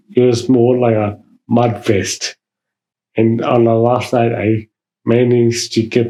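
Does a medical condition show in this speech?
Yes: mild cerebral palsy.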